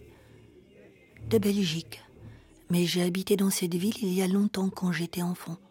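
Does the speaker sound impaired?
No.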